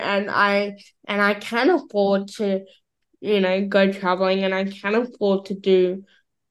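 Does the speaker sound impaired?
Yes: cerebral palsy; battery-powered wheelchair user, bilateral cochlear implants for hearing loss, carries spare cochlear implant.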